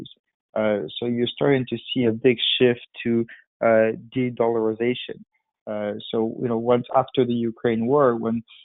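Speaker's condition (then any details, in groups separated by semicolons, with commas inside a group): No condition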